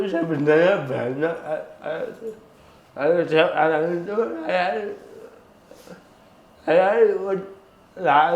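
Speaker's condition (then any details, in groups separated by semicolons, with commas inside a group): Cerebral palsy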